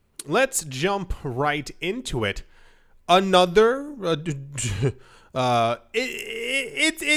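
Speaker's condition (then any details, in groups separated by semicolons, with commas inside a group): No condition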